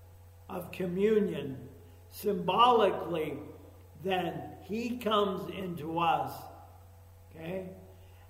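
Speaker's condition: ALS; talking sounds funny and goofy

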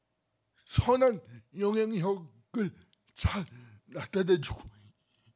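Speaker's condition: Cerebral palsy; two surgeries upcoming

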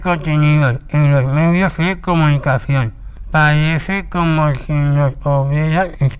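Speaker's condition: Down syndrome; genetic, trisomy 21, extra chromosome, 47 chromosomes instead of 46

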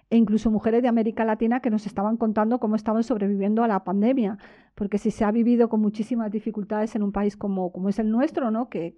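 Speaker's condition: No condition

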